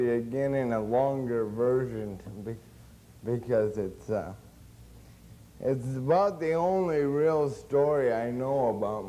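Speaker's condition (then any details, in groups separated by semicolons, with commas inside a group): Cerebral palsy; since birth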